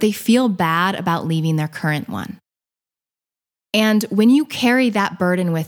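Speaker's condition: No condition

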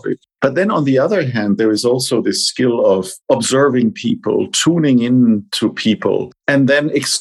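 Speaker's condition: No condition

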